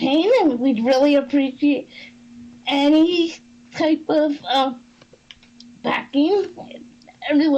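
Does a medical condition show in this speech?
Yes: cerebral palsy.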